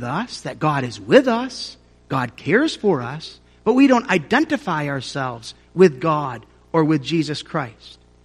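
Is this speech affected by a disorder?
No.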